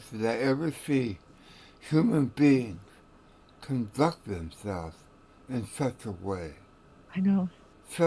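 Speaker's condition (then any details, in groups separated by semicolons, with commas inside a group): Tongue cancer; radiation-treated tongue cancer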